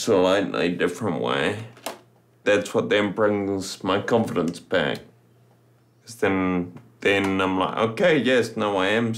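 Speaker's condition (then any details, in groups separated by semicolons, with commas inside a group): Friedreich's ataxia; inherited progressive neuromuscular, affects coordination, clumsy hands; condition can affect speech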